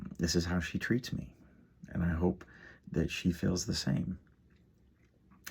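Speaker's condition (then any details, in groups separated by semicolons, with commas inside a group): No condition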